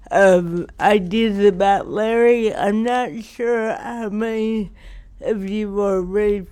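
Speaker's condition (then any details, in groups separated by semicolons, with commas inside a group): Cerebral palsy; wears down with age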